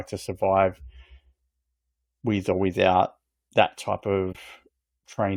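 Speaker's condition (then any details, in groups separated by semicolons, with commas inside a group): No condition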